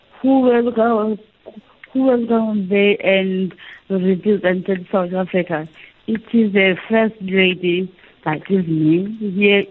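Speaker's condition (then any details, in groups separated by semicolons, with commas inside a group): Cerebral palsy; from birth, affects movement and speech; listeners sometimes do not understand, speaks slowly, checks listeners hear clearly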